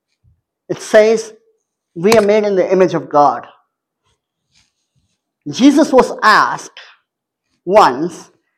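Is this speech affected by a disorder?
Yes: cleft palate; major speech impediments since childhood, still present, speaks two or three languages.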